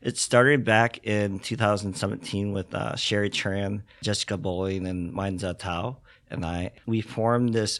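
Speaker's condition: Cleft lip and palate; congenital

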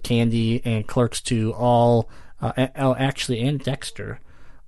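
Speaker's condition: Cleft palate; congenital

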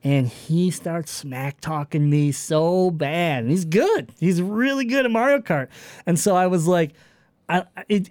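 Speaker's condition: Cleft palate; congenital cleft palate

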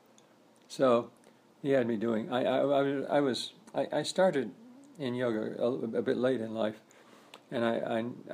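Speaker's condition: Parkinson's disease; earlier breathing trouble during sleep, reduced gait, stooped posture, stiff right arm, lost force and speed

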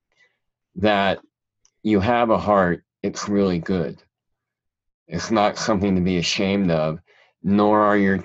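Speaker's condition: Cleft palate; present since childhood

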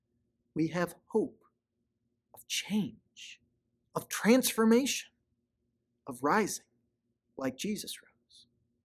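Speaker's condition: No condition

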